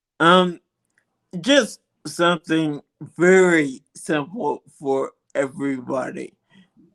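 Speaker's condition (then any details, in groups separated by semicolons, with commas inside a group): Multiple sclerosis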